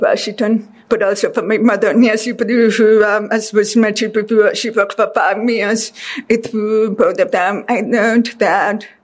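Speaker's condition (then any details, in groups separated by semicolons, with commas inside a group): Deafness; deaf since childhood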